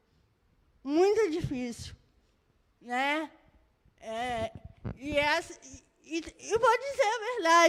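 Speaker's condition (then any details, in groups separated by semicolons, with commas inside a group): Cerebral palsy; birth brain injury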